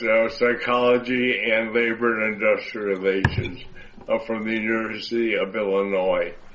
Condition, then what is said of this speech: Stroke. I talk a little funny because I had a stroke, but rest assured that I'm all there.